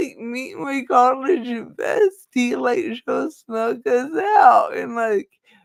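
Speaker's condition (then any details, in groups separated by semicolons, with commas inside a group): Cerebral palsy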